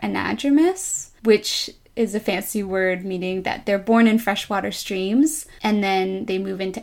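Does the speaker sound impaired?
No.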